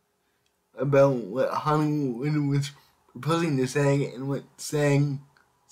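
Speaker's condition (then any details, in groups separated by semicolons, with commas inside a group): Cerebral palsy; affects all muscles; able to speak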